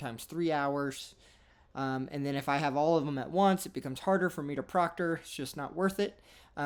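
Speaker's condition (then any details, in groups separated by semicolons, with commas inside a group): No condition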